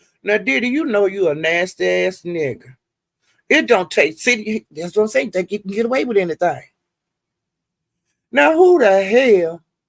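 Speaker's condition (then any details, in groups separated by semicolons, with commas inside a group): No condition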